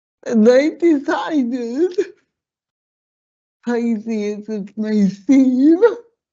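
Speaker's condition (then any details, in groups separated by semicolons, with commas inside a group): Slurred speech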